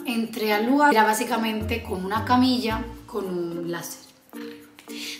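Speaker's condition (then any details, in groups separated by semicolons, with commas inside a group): No condition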